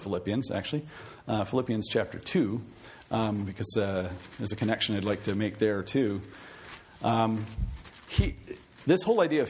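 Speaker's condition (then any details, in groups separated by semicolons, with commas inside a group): No condition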